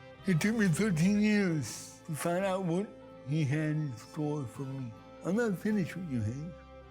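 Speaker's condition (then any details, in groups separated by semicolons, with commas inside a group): Cerebral palsy; present since birth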